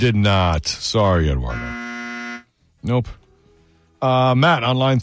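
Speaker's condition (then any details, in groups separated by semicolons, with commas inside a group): No condition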